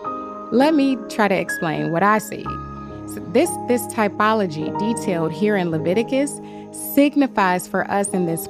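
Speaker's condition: No condition

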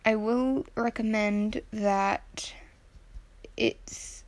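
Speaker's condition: Stutter; struggling with stutter and mental strain over past weird week, month; prolonged sounds, blocks

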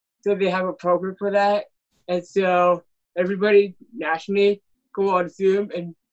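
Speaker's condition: Down syndrome

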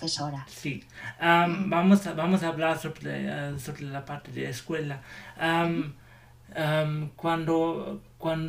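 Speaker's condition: Cerebral palsy

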